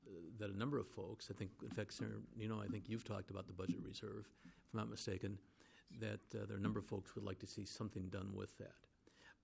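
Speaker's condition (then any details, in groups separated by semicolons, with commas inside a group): No condition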